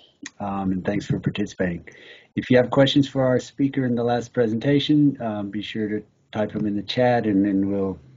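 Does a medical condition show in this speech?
No.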